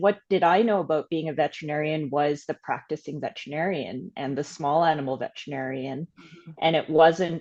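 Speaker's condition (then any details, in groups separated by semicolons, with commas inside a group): No condition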